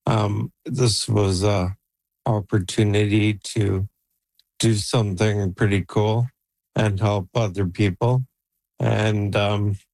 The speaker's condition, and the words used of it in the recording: ALS (motor neuron disease). Because as you can tell, my voice is going to, and soon, hopefully not too soon, I'm not going to be able to talk.